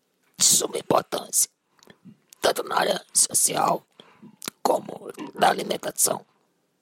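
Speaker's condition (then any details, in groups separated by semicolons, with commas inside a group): Laryngectomy; laryngeal cancer found after 2 months hoarseness, partial laryngectomy, 45 radiotherapy sessions, later total laryngectomy for stenosis; esophageal voice learned through speech therapy exercises, also uses electrolarynx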